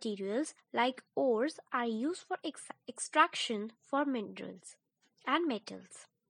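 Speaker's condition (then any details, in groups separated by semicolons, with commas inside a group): No condition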